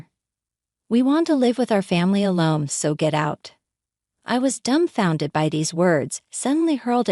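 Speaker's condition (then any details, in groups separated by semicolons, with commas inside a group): No condition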